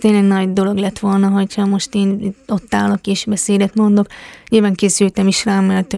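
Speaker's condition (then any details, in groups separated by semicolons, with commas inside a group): Hearing impairment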